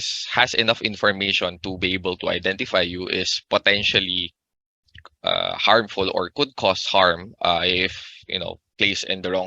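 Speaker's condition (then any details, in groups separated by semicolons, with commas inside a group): No condition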